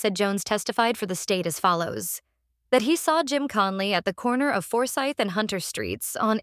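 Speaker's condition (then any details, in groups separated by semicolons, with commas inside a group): No condition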